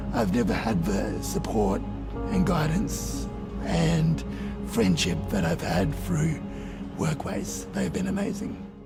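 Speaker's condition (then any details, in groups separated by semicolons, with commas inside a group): Cerebral palsy; 3 or 4 childhood operations, affects walking; ongoing physiotherapy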